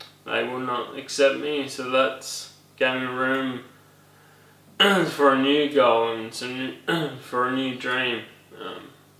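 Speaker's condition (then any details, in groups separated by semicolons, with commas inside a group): Brain injury; caused by accident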